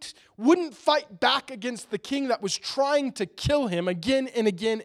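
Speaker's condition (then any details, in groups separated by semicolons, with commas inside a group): No condition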